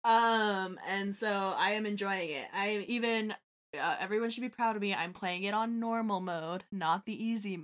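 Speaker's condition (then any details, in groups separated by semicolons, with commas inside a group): No condition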